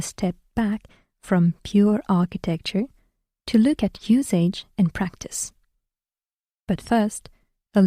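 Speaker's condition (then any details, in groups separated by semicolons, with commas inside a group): No condition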